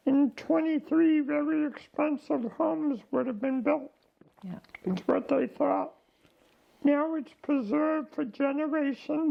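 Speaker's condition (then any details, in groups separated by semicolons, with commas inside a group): ALS; diagnosed about 15 months ago, declining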